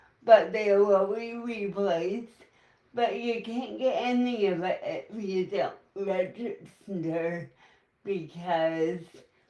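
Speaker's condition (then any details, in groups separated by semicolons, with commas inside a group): Cerebral palsy; noticeably affected speech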